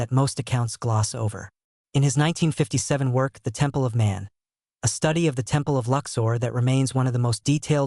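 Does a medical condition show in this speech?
No.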